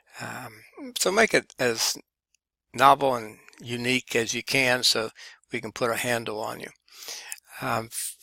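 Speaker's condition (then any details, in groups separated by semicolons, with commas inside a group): No condition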